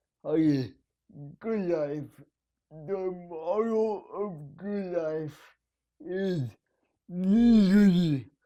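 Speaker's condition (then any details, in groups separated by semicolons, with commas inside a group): Cerebral palsy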